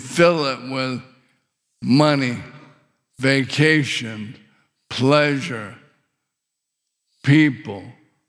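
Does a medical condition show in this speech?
Yes: ALS; struggles with swallowing, choked seriously on saliva, windpipe tightened, couldn't breathe.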